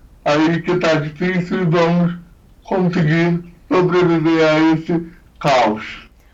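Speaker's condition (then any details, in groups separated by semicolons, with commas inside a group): Cerebral palsy; physical disability, cognition preserved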